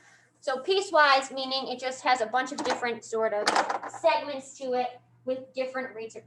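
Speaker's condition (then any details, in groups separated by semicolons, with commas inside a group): No condition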